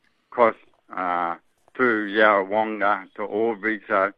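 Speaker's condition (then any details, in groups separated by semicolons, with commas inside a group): Motor neurone disease; diagnosed, no treatment or cure currently available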